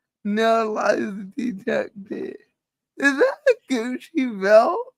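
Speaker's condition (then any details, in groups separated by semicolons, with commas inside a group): Cerebral palsy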